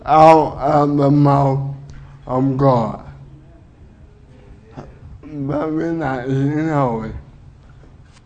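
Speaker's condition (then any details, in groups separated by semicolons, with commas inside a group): Cerebral palsy; uses wheelchair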